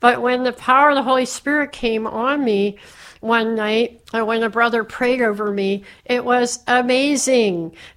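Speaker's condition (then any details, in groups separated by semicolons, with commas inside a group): Cleft palate; speech impediment while growing up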